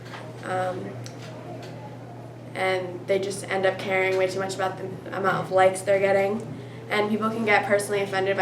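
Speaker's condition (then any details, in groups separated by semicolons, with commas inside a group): No condition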